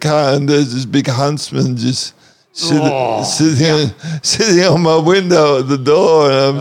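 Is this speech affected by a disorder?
Yes: cerebral palsy; once cold stays cold.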